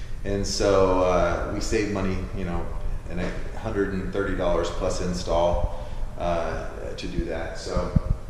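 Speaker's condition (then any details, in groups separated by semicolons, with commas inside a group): No condition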